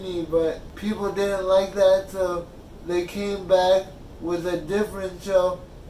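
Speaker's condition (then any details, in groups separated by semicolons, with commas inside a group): Cerebral palsy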